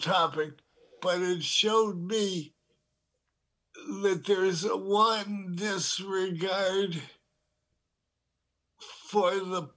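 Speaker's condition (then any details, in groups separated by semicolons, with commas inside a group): Parkinson's disease; tremor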